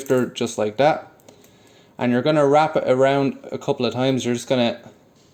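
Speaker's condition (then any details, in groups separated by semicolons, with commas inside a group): No condition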